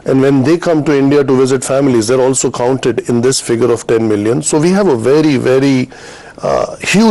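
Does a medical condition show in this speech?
No.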